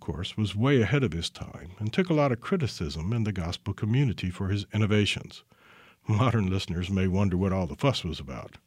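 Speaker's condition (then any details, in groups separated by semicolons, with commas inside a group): No condition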